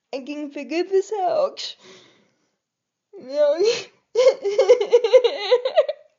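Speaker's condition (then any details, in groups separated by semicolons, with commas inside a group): Cerebral palsy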